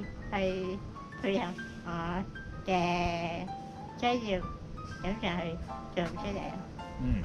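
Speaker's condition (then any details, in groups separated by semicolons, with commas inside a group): Spinal muscular atrophy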